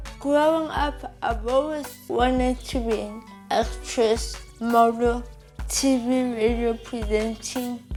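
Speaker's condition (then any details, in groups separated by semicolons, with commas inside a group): Cerebral palsy; from birth; hard to understand, speech mistaken for drunk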